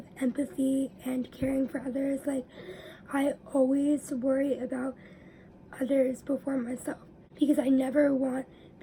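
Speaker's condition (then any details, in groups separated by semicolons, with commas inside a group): Cerebral palsy; weekly physical therapy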